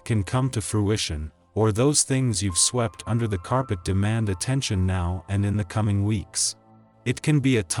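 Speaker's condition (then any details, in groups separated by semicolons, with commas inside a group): No condition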